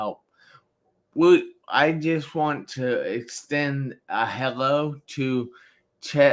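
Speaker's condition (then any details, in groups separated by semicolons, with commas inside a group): Traumatic brain injury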